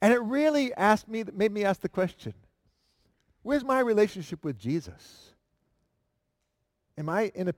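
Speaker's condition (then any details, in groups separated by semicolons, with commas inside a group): No condition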